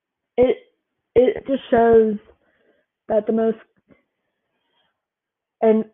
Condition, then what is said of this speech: Stuttering. I go to the buzz because I can have the most stuttering, worst stuttering days.